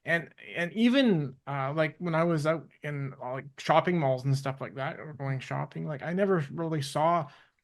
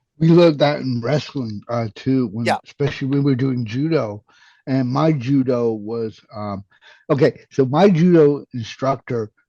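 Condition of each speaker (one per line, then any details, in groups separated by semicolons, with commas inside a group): No condition
Cerebral palsy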